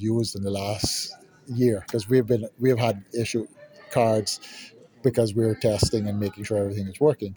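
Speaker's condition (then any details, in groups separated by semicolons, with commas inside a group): No condition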